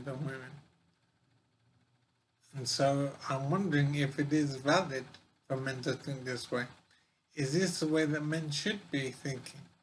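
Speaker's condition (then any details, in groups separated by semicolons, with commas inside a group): Brain injury; severe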